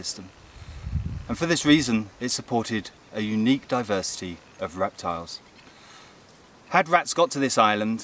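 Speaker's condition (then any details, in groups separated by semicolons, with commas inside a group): No condition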